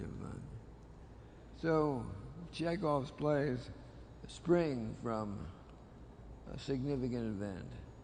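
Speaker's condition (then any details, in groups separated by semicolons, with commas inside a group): Parkinson's disease; diagnosed 20 years ago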